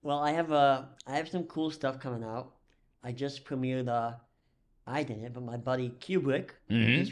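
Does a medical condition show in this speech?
Yes: cleft lip and palate; congenital cleft lip and palate, cause unknown, missing muscles, dental problems, 40+ surgeries incl. multiple jaw.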